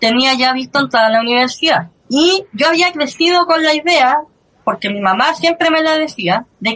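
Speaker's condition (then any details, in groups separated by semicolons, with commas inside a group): Cleft lip and palate; since early childhood, fissure present in kindergarten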